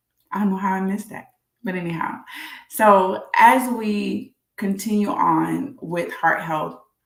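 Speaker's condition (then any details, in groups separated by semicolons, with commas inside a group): No condition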